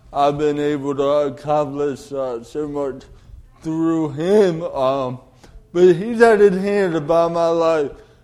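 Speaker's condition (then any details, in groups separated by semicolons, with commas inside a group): Cerebral palsy; delayed development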